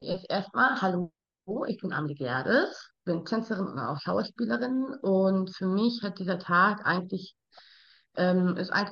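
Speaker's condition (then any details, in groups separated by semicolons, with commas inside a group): Down syndrome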